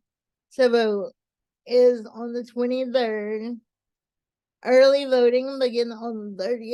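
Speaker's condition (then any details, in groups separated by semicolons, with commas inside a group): Cerebral palsy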